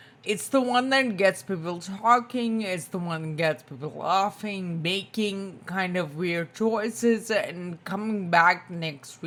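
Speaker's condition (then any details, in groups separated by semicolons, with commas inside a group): Spinocerebellar ataxia type 2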